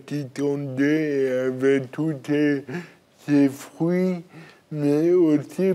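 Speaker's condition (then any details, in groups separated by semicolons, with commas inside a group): Cerebral palsy; birth injury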